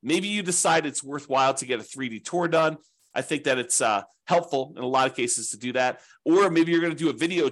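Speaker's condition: No condition

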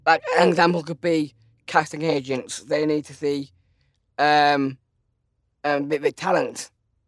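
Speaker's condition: Down syndrome

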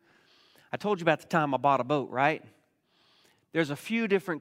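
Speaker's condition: No condition

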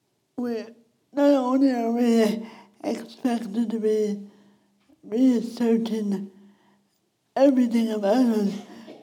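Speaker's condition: Speech impediment; wheelchair user

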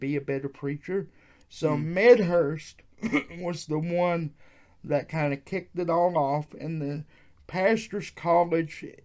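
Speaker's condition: Cerebral palsy; wheelchair user

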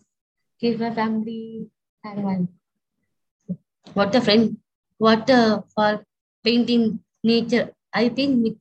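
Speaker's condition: Down syndrome; extra chromosome, diagnosed around 4th month after birth, developmental delays, early intervention, physiotherapy, speech therapy; age 29; short simple sentences, some ungrammatical phrasing, mother rephrases questions for her

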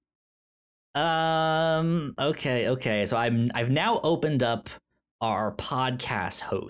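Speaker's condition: Stutter; stutter when talking; repeated words, prolonged sounds

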